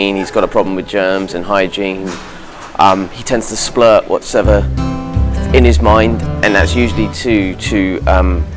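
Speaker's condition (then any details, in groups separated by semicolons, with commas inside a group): No condition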